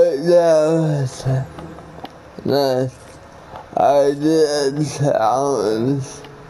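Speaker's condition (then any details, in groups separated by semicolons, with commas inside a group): Cerebral palsy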